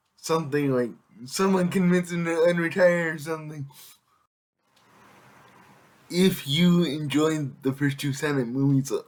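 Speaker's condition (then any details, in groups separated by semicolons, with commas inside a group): Cerebral palsy; able to speak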